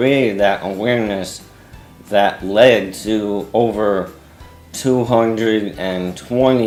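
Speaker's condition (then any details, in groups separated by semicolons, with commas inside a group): ALS; arms too weak to use, young-adult onset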